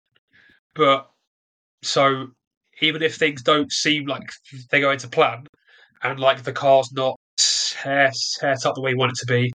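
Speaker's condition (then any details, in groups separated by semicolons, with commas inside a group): Stutter; developmental, onset early childhood, lifelong, more severe during trial, barely able to speak first six months in prison; stutters during this interview; ignores disfluencies and keeps talking, media presence trained as main focus; repeated sounds, prolonged sounds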